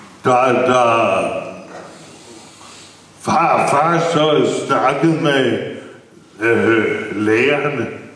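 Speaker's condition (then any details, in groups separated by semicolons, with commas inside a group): Brain injury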